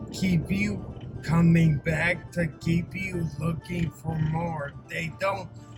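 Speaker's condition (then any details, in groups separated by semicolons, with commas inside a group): Ataxia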